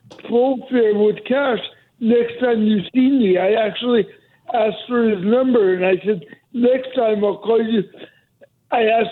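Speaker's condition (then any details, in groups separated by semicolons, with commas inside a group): Cerebral palsy; able to walk and run until a couple of years ago, mobility declined since; speech impediment, voice more heightened when tense or nervous, can be heard as aggressive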